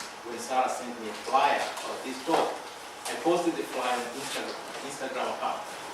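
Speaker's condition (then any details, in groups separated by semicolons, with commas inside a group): No condition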